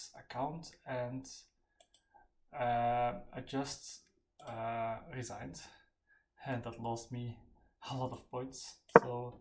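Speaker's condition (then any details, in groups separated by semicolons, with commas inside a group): No condition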